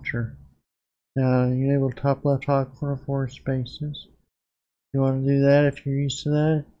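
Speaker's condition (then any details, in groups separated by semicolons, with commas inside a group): Parkinson's disease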